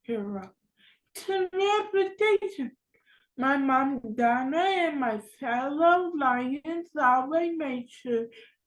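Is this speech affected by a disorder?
Yes: cerebral palsy.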